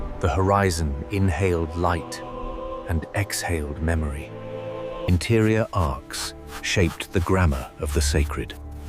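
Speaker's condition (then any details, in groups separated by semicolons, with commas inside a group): No condition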